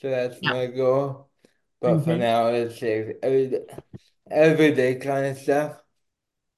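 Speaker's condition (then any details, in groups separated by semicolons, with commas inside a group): Cerebral palsy; not slurred, per host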